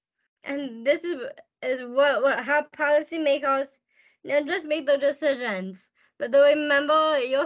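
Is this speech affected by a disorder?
Yes: Down syndrome.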